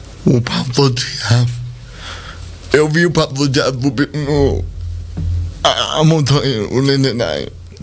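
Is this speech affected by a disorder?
Yes: cerebral palsy; speech not normal.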